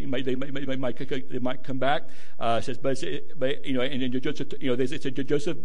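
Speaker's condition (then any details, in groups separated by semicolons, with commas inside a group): Stuttering; struggled with it for a while, adults at gadsdale said stutter barred preaching; worse when trying to stand still; repeated sounds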